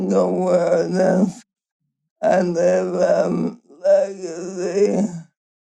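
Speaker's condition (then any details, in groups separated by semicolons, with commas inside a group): ALS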